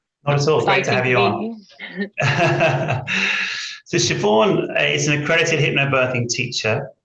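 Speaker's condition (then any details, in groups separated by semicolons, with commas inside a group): No condition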